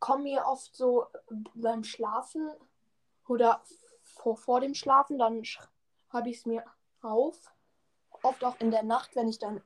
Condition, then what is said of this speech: Stuttering. Und so kommt es auch manchmal dazu, dass ich Folgen fünf bis zehnmal neun, neu aufnehmen will, weil es mir so scheint, als wenn ich viel zu viel stottern würde.